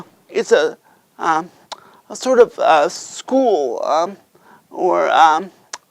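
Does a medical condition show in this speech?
Yes: cerebral palsy.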